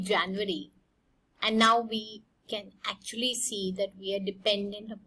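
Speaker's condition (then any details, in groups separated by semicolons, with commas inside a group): No condition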